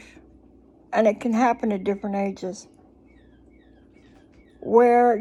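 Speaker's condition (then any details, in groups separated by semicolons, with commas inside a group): Cerebral palsy; from birth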